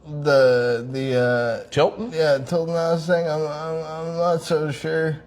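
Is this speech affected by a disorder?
Yes: traumatic brain injury.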